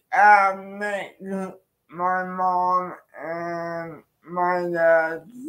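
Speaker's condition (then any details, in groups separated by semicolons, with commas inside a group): Cerebral palsy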